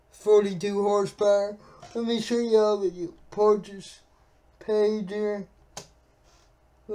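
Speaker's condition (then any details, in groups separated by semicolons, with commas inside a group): Cerebral palsy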